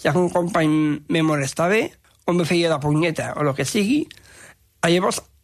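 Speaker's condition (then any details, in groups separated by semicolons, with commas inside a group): Down syndrome; extra chromosome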